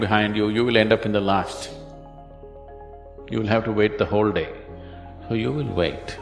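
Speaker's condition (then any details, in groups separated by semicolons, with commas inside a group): No condition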